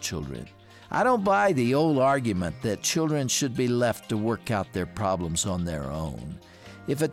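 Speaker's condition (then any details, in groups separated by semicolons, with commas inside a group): No condition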